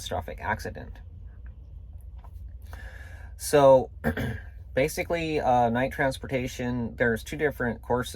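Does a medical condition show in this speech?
No.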